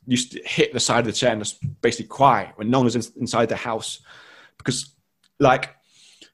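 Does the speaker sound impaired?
Yes: stutter; childhood stutter and pronunciation difficulty, coordination problems; speech working after six years of weekly one-to-one speech therapy; could not pronounce words, practiced th- sound repeatedly in therapy; here repeated sounds.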